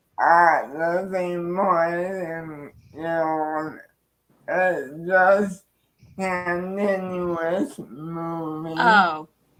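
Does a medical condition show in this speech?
Yes: cerebral palsy.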